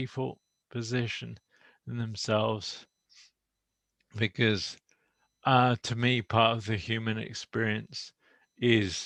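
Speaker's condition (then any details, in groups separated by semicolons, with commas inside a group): Motor neuron disease; speech a little slow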